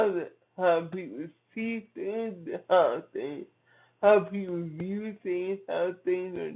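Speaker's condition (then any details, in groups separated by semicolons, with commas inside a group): Cerebral palsy; from birth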